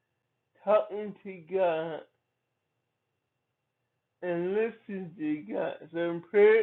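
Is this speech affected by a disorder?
Yes: cerebral palsy; from birth.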